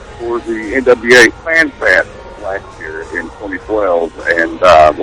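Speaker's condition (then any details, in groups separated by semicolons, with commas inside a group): No condition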